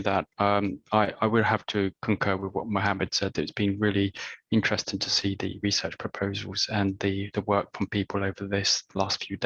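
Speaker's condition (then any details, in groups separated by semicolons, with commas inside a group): No condition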